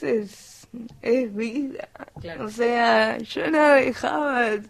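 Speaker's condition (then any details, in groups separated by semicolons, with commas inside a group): Cerebral palsy; cerebral palsy from birth, respiratory arrest at birth and again at 12 hours, acquired language; answer formed in head but hard to get out, needs waiting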